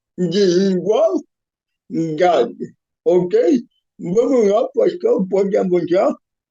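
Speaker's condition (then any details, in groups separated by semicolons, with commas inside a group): Cerebral palsy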